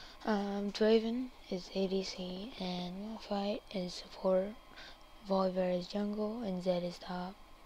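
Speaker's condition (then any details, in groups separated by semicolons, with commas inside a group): No condition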